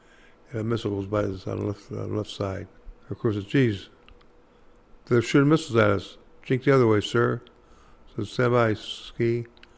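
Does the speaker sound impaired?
Yes: Parkinson's disease; Parkinson's disease attributed to Agent Orange exposure during Vietnam service, hard time walking; speech affected very significantly, hard time talking.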